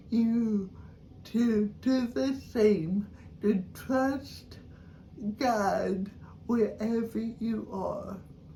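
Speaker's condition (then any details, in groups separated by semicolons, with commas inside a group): Cerebral palsy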